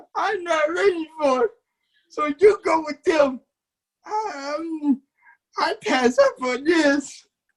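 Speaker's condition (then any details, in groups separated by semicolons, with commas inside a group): Cerebral palsy; uses wheelchair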